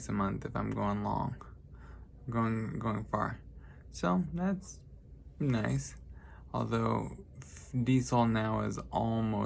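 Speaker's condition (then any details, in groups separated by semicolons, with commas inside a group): Traumatic brain injury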